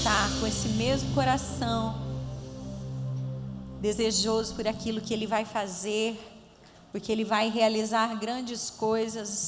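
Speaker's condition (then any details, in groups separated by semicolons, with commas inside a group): No condition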